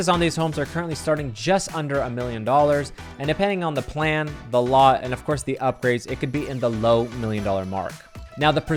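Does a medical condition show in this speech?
No.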